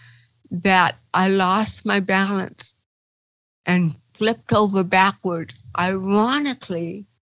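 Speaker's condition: Cerebral palsy; involuntary movements

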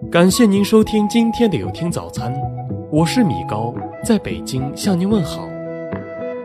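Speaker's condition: No condition

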